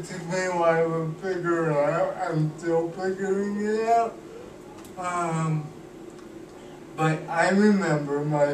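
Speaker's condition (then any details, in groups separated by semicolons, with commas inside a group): Cerebral palsy; cannot walk, uses wheelchair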